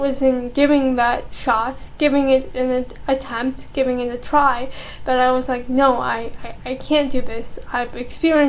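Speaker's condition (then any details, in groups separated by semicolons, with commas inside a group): Cerebral palsy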